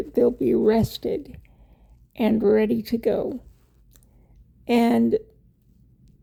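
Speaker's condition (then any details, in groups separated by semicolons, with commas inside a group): Cerebral palsy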